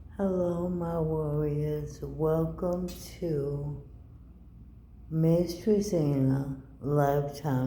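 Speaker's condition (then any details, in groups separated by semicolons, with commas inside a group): ALS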